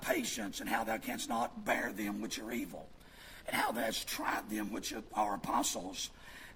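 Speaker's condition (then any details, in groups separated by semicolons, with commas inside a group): Vocal fold paralysis, bilateral; speaks with false vocal folds; move or vibrate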